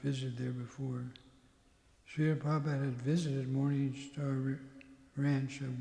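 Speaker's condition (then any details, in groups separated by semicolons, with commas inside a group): Parkinson's; tremor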